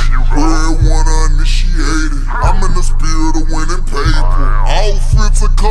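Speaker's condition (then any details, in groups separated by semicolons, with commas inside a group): No condition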